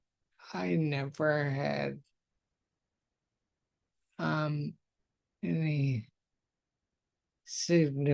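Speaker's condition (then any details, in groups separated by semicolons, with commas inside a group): Multiple sclerosis; muscle relaxants, very tired; voice awkward, relaxants make voice harder to control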